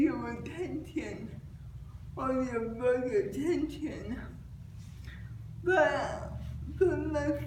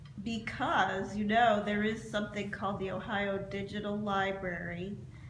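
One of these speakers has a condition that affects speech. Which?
The first: cerebral palsy; since childhood, types with one hand.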